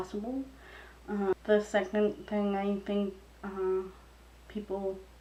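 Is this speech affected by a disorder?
Yes: cerebral palsy; wheelchair user, past surgeries.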